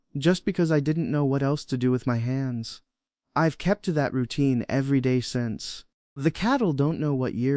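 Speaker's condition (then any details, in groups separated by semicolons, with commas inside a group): No condition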